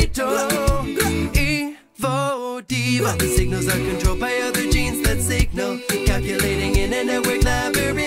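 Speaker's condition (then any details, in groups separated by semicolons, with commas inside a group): No condition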